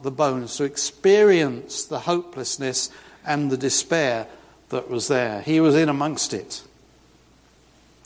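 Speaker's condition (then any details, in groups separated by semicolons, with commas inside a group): No condition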